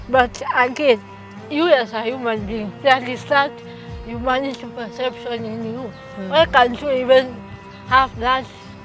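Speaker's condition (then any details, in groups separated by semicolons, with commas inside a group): Cerebral palsy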